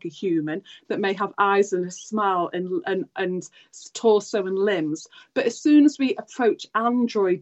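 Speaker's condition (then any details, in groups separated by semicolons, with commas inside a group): No condition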